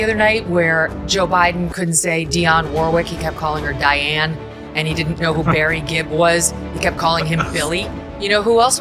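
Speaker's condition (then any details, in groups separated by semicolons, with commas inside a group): No condition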